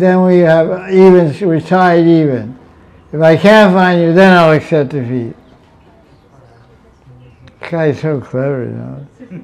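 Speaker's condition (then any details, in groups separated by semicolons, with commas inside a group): Deafness; self-reported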